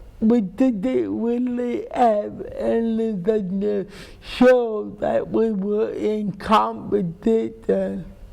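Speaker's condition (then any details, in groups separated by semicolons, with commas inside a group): Cerebral palsy; speech impairment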